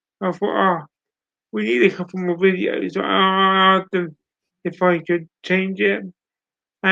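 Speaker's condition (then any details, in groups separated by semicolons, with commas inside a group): Cerebral palsy; speech impairment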